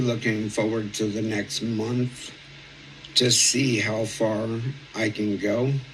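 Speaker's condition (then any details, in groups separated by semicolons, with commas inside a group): ALS; voice previously lost, now slightly scratchy, past breathing trouble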